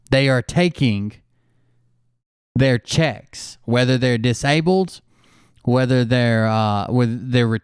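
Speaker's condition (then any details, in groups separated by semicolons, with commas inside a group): No condition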